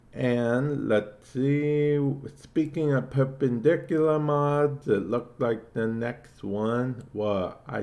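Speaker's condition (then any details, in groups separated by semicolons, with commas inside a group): Cerebral palsy; affects speech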